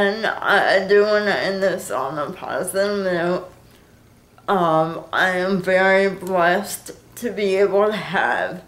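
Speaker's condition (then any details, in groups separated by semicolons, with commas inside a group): Cerebral palsy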